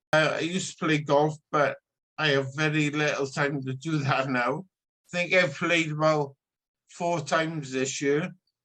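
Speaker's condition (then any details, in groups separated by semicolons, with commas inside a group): Ataxia; spinocerebellar ataxia type 14, genetically confirmed, affects balance, hand control; diagnosed about three years ago, still walks and drives; ataxia recognisable from speech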